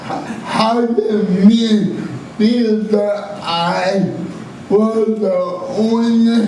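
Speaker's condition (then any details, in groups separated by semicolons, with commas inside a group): Cerebral palsy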